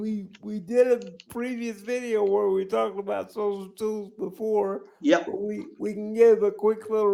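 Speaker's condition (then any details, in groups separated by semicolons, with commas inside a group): Cerebral palsy; spasticity, not paralyzed, wheelchair user; speech sounds drunk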